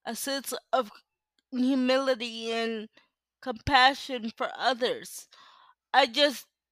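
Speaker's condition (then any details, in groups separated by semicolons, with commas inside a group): Cerebral palsy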